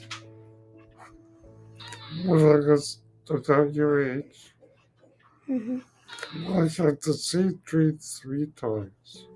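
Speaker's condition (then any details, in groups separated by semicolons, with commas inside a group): Duchenne muscular dystrophy; progressive muscle disorder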